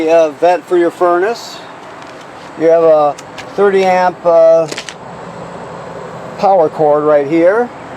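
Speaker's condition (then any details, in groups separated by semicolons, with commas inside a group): No condition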